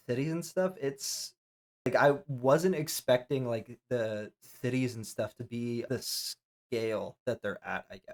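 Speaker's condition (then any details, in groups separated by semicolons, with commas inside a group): No condition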